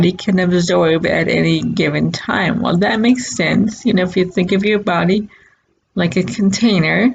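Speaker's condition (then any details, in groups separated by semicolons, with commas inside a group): Cerebral palsy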